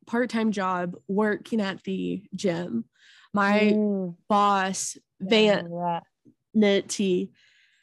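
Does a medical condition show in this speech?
Yes: stuttering; stuttering with blocks, slowly accepting stutter; sees therapist; gets stuck, word and part-word repetitions, saying own name still hard; here repeated words, prolonged sounds.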